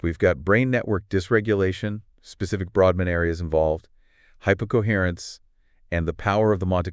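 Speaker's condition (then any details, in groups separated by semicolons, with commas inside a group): No condition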